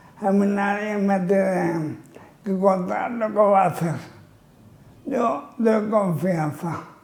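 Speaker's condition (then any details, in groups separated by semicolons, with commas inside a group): Amyotrophic lateral sclerosis (ela)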